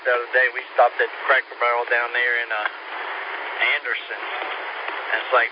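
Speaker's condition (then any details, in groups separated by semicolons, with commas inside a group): No condition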